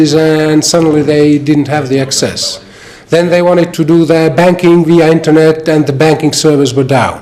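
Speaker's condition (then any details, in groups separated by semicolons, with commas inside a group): No condition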